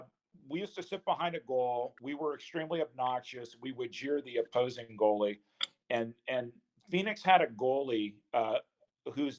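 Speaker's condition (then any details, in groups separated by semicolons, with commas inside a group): No condition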